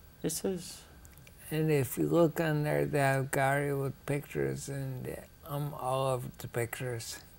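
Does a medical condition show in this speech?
Yes: ataxia; rare, progressive.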